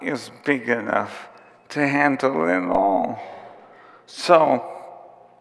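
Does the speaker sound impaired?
Yes: ALS; onset with tiredness and clumsiness; diagnosed about two and a half years before recording, symptoms began about four years before.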